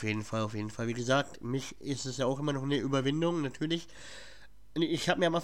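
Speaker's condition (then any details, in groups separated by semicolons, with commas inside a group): Cleft palate; plus cold at recording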